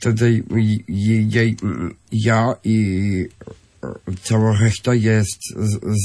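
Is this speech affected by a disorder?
Yes: Down syndrome; genetic, trisomy 21, extra chromosome 21, from birth; adult, 27 years old.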